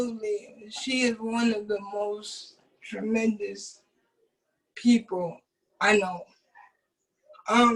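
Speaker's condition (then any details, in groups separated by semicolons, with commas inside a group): Cerebral palsy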